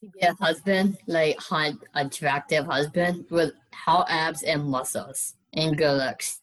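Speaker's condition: Down syndrome; age 22

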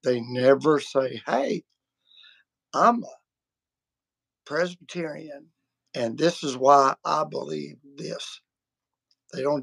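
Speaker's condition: Vocal cord surgery; including laser treatment

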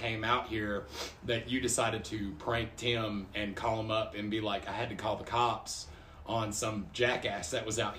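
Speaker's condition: No condition

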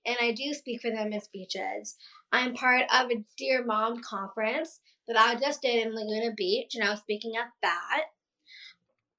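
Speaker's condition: Down syndrome; past speech therapy, therapist helped connect with thoughts, open heart surgery at 19, stopped singing and vocal coaching afterwards

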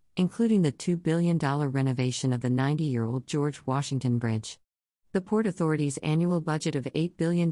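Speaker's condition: No condition

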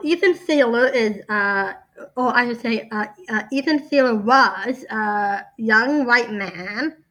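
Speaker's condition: Down syndrome

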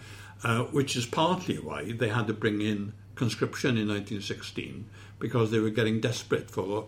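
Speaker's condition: No condition

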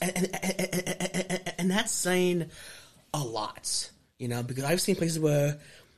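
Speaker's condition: Stutter; stutter since childhood, speech therapist in school; still has a stutter; no stuttering when performing in wrestling ring; repeated sounds

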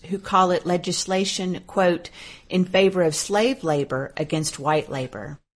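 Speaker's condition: No condition

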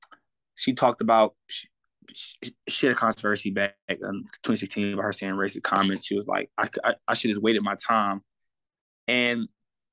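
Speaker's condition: Stuttering; stutter since earlier years, milder than in the past, declined speech class suggested by mother; still stutters, less severe than in past; less severe than before; repeated sounds, repeated words, prolonged sounds

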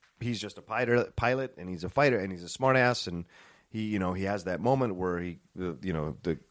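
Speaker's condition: No condition

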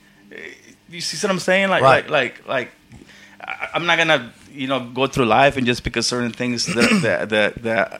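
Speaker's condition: Stuttering; intermittent stutter, cause unknown, possibly tiredness or teasing, formerly avoided speaking from embarrassment; stutters at times, apologises and laughs at self to reset, stutter then goes away; repeated sounds, repeated words

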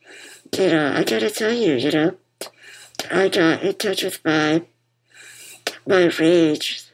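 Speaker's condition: Muscular dystrophy; uses wheelchair

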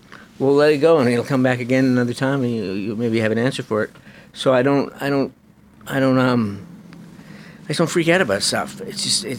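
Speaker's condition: Parkinson's disease; young onset

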